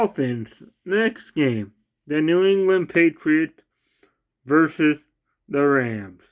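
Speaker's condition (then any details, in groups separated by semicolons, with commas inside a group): Cerebral palsy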